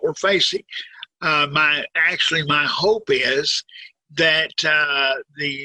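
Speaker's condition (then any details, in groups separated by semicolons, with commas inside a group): Cerebral palsy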